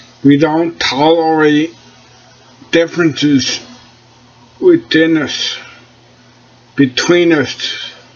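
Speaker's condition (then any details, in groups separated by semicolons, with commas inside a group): Cerebellar ataxia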